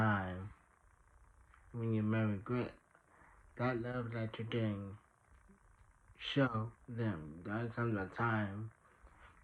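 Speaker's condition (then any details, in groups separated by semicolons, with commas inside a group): Traumatic brain injury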